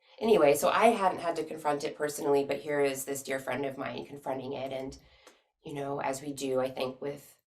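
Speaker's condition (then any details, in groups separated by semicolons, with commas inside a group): No condition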